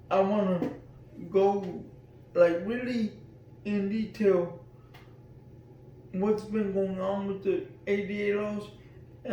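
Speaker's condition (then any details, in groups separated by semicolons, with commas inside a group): Cerebral palsy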